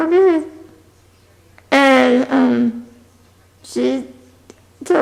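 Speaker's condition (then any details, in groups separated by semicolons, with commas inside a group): Spinal muscular atrophy type 2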